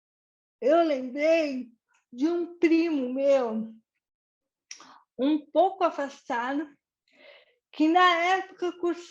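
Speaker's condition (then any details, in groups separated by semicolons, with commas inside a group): Cerebral palsy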